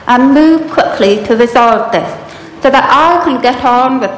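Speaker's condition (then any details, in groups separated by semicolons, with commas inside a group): Profound deafness; without speech at 2.5 years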